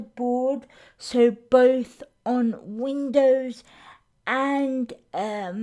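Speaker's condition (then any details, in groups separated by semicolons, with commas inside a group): Cerebral palsy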